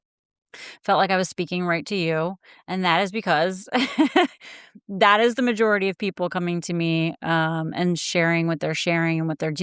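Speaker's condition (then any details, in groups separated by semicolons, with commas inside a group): No condition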